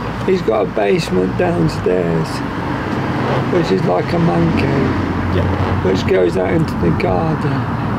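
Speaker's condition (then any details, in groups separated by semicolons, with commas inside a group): Motor neurone disease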